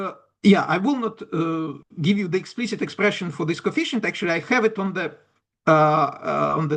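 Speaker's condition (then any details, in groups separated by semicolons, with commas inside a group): No condition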